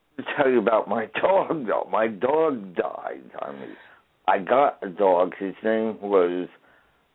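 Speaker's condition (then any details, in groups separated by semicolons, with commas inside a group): Traumatic brain injury; traumatic brain injury from being trapped in a fire; at least 20 years since injury; noticeable voice challenge, people ask about voice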